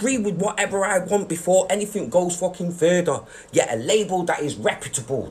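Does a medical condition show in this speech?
No.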